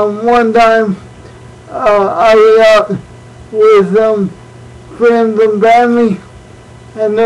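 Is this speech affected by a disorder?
Yes: cerebral palsy.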